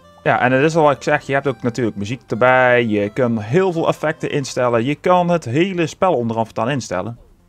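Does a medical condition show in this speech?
No.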